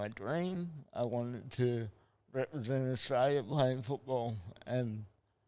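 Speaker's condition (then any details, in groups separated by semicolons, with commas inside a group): Cerebral palsy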